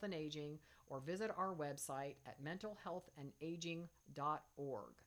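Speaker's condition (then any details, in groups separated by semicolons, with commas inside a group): No condition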